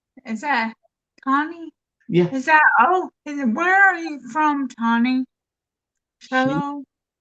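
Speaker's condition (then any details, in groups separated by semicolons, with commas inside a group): Traumatic brain injury; car accident, head surgery, previous tracheostomy; six-week coma after accident; voice affected, initially could not talk, needed speech therapy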